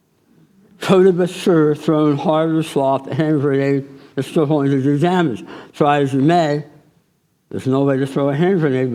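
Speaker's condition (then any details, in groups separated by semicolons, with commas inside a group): Tongue cancer surgery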